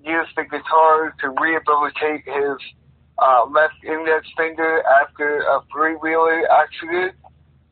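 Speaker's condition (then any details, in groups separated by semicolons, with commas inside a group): Cerebral palsy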